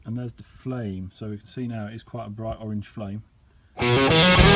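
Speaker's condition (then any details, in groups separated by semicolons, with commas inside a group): No condition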